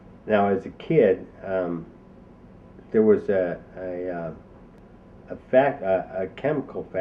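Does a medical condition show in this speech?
Yes: ALS; onset in arms.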